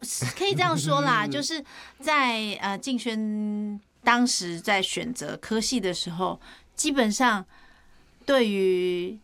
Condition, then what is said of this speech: No condition.